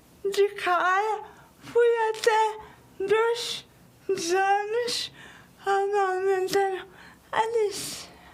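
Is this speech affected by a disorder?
Yes: cerebral palsy.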